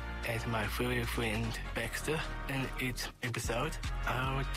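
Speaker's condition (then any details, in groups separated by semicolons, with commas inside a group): Down syndrome; age 21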